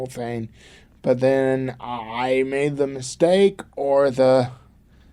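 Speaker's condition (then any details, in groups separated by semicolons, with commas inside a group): Cerebral palsy; from birth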